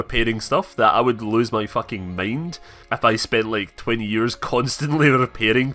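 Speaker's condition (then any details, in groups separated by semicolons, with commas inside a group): No condition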